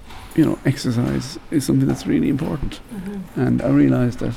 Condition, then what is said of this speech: Parkinson's disease. And that really gave me, you know, the tools to deal with my voice fading, because my voice was fading.